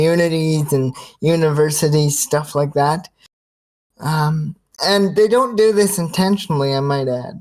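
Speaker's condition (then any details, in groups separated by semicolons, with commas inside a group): Cerebral palsy, spastic quadriplegia, severe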